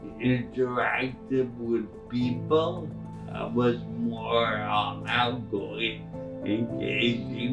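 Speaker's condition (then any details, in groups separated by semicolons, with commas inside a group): Traumatic brain injury (pontine cavernoma)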